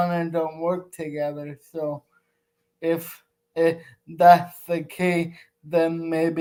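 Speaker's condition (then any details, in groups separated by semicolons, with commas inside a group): Cerebral palsy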